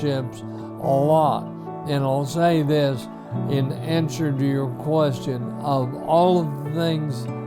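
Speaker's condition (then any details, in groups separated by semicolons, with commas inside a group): ALS; few months since diagnosis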